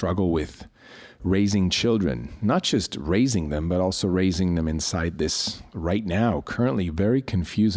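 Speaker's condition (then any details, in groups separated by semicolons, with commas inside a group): No condition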